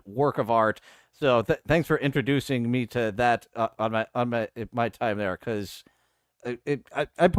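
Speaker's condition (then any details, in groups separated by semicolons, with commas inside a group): No condition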